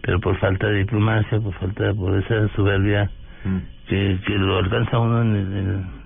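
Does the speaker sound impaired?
Yes: Parkinson's disease; onset after returning to Bogotá, stooped hunched posture at times, loss of strength, weakness; neurologist care, walking, running and tennis exercise, felt stronger after two weeks; voice sometimes trembles, sometimes intelligible, sometimes not understood at all.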